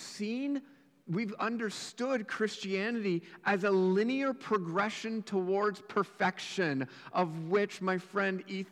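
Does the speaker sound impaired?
No.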